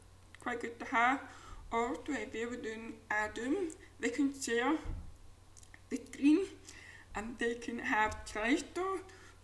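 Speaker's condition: Profound deafness; now hears many previously unheard sounds

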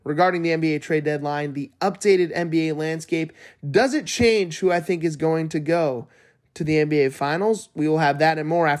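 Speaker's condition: No condition

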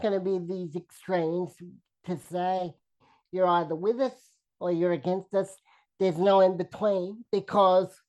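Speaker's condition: Cerebral palsy; spastic quadriplegia

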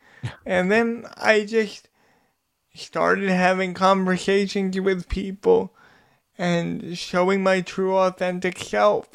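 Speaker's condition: Cerebral palsy; spastic quadriplegic cerebral palsy, all four limbs, hard to hold pencil, draw, work equipment, uses technology; vocal ability might be a little different

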